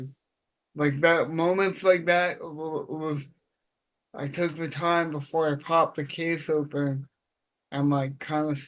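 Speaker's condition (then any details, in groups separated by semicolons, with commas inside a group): Cerebral palsy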